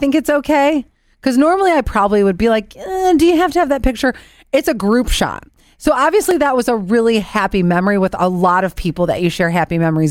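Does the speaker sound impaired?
No.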